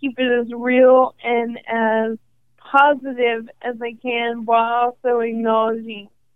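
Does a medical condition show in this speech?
Yes: ALS; probable category at diagnosis, first symptoms in hand, diagnosed at 27 after 18 months; 5.5 years since diagnosis, considering walking device, sees speech and respiratory therapists, must catch breath.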